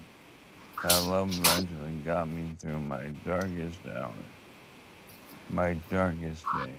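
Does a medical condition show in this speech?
Yes: ALS; first symptom in one hand, likely bulbar form.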